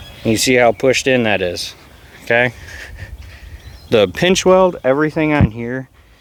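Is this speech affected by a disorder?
No.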